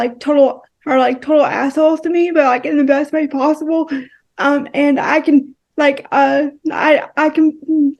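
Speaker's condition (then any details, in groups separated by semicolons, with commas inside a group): Cerebral palsy, spastic, mild; power wheelchair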